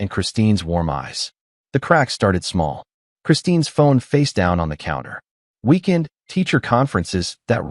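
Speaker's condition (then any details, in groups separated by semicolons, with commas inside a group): No condition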